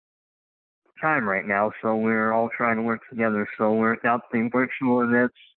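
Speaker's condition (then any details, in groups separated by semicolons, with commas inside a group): Cleft lip and palate; congenital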